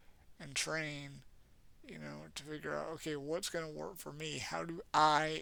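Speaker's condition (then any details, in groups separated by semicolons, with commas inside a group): Cerebral palsy; has had speech therapy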